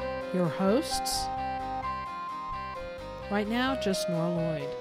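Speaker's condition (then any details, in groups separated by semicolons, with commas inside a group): No condition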